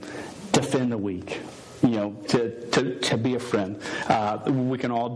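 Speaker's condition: Stuttering; long-standing stutter, present over 24 years, once fought calling to teach because unable to talk; says words would come out all wrong and different if he tried witnessing speech; repeated words

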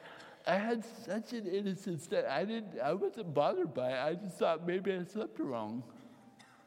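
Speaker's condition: Cerebral palsy, mild; hand tremor

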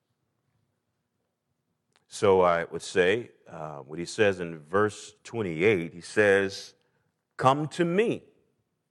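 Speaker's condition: No condition

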